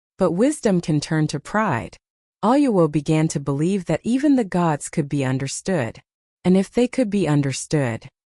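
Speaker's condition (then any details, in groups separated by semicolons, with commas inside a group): No condition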